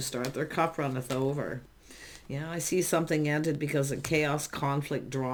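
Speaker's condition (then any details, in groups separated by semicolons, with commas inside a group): No condition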